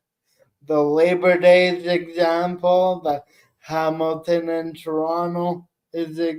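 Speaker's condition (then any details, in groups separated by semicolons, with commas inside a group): Cerebral palsy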